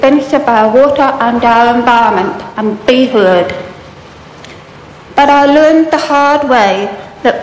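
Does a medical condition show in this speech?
Yes: profound deafness; profound deafness since early childhood, found at 2.5 years by kindergarten teachers, large hearing aids in body harness; New Zealand Sign Language interpreters in gallery during speech; without speech at 2.5 years, mother taught basic speech before school, Mary Hare School for deaf.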